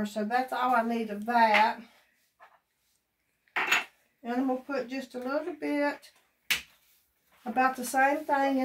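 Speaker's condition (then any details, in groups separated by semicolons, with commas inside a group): No condition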